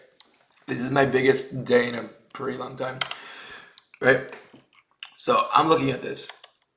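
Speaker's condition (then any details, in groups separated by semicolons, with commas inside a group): No condition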